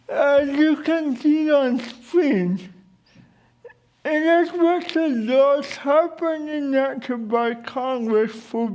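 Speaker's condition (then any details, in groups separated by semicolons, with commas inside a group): Cerebral palsy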